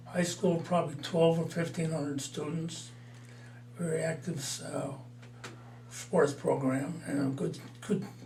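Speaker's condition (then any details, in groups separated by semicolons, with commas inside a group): Parkinson's disease; mild, about four years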